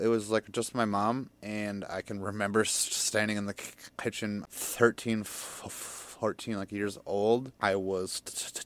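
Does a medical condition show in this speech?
Yes: stutter; stutter since childhood, at least age 8, physically bullied for it; still stutters, public speaking and live energy healing sessions still hard, some days easier; no stutter when drunk from age 13, or high on stimulants after 24 hours awake; here repeated sounds, prolonged sounds.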